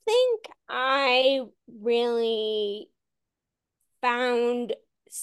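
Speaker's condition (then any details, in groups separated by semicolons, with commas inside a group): Friedreich's ataxia; walking difficulty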